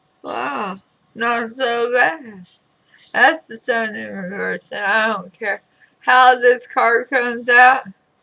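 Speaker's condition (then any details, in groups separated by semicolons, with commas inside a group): Throat cancer radiation damage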